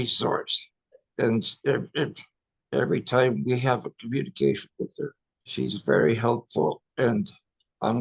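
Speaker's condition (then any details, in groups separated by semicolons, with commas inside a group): ALS; breathing supported by invasive ventilation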